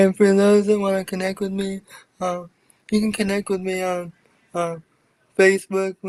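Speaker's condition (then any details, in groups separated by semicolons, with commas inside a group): Cerebral palsy; from birth, wheelchair user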